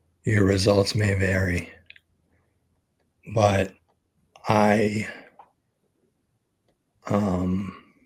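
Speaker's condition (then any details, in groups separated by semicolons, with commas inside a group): ALS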